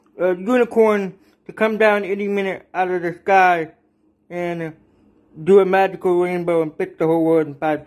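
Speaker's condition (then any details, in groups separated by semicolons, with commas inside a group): Cerebral palsy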